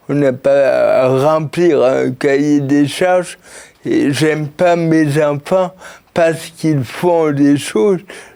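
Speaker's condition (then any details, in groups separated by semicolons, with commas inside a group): Cerebral palsy; since birth, birth injury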